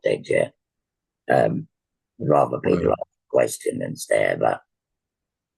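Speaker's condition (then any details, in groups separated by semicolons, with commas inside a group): Laryngectomy for laryngeal cancer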